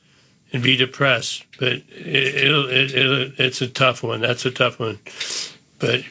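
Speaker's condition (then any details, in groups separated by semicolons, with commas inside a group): Parkinson's disease; neurodegenerative disease, posture and gait changes as Diamondbacks manager, neck and shoulder surgeries before diagnosis; about 10 years since diagnosis; once could not speak on live TV, diagnosed 2 days later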